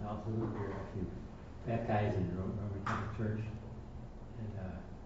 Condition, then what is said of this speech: Parkinson's disease. You probably hear me stutter a lot, but Parkinson's, sometime in the last 20 years or so, I've got worse and worse.